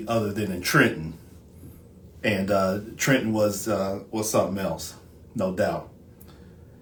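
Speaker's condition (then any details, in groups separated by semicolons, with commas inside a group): No condition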